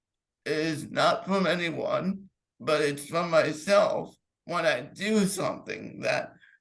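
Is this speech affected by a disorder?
Yes: cerebral palsy.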